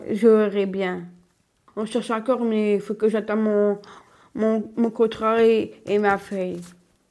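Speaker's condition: Down syndrome (trisomy 21); congenital chromosomal condition, extra copy of chromosome 21; age 27, mother Véronique and Chloé help reformulate interview questions

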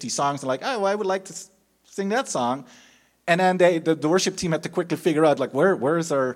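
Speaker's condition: No condition

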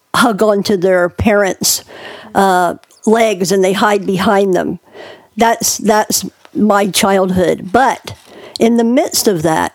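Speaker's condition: Cleft palate; surgeries gave ability to speak

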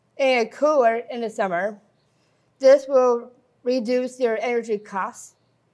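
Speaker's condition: Down syndrome; congenital

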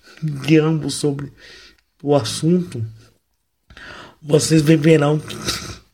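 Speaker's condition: Cerebral palsy, mild; voice mildly affected, occasional voice breaks

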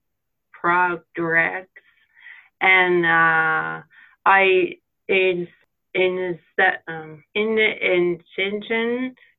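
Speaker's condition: Aphasia after stroke; 4 years since stroke, past speech therapy with speech therapist Jennifer Kurtz

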